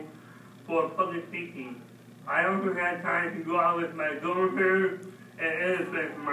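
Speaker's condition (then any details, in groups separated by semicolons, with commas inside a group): Mild cerebral palsy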